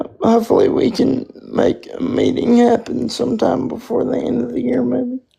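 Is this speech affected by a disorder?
Yes: spastic quadriplegic cerebral palsy.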